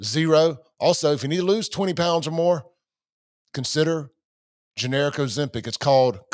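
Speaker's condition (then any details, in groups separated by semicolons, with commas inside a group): No condition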